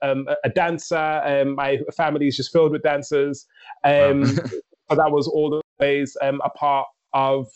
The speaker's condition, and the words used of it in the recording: Stuttering. So as you may hear for some of the listeners, I have a stammer.